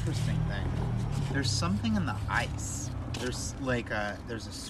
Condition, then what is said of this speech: None; typical speech.